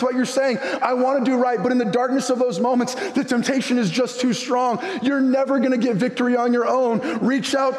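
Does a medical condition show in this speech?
No.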